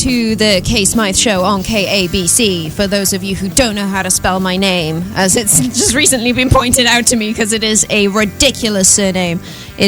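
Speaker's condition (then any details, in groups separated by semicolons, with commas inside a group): No condition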